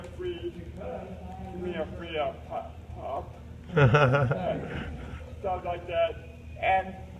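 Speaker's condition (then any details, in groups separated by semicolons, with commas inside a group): Cerebral palsy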